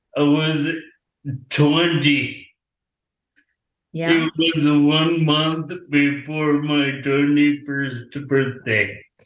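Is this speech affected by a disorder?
Yes: traumatic brain injury; caused by accident.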